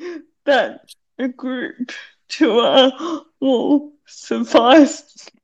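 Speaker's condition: Cerebral palsy; needs hand to hold on steep stairs

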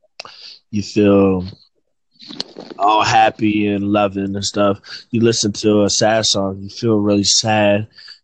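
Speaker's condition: No condition

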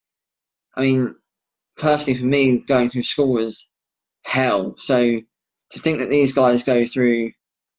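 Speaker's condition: Bilateral cleft lip and palate; congenital, severe

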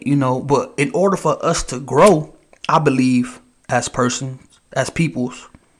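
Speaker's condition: No condition

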